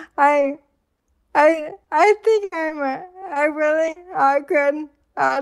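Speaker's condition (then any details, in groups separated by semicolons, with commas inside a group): ALS; sporadic form, onset in pinky finger; slurred speech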